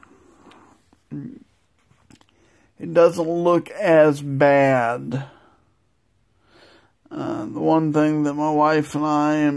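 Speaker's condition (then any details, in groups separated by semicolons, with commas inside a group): Multiple sclerosis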